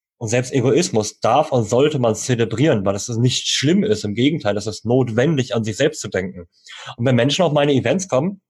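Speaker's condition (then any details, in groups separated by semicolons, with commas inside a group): Cleft lip and palate, cleft lip, jaw and palate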